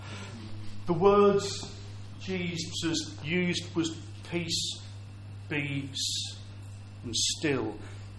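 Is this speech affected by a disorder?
Yes: stammer; audible stammer; here prolonged sounds, blocks.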